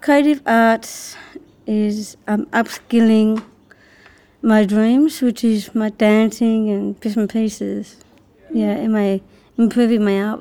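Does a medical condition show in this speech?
Yes: Down syndrome; learning difficulty; age 38.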